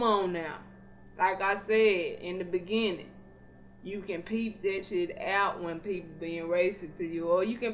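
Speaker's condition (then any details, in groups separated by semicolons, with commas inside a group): Cerebral palsy; not paralyzed, can stand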